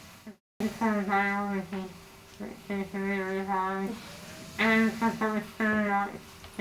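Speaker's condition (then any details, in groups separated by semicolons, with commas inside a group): Facioscapulohumeral muscular dystrophy; tracheostomy, ventilator for breathing; tracheostomy in last couple years, on ventilator; needs tracheostomy and ventilator to breathe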